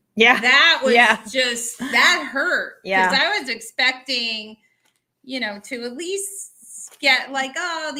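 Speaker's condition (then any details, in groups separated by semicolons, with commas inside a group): No condition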